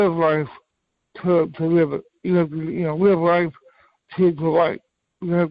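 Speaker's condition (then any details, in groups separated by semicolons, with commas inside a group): Cerebral palsy; from birth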